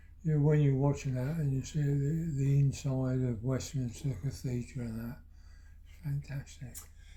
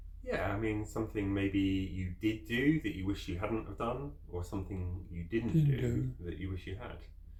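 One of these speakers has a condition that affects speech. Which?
The first: Parkinson's.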